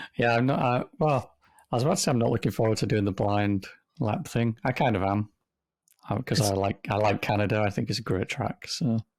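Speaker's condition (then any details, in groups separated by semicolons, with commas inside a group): No condition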